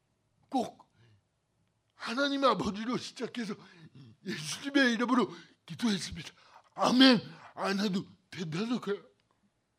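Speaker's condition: Cerebral palsy; body and bones twisted

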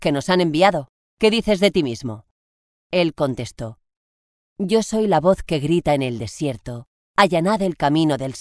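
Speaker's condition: No condition

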